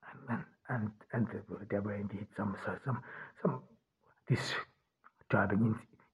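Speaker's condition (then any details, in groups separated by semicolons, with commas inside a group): Stuttering; cause unknown, only one in family who stutters, german mother tongue, born in austria; possibly part of why hard to be listened to at university; repeated sounds, blocks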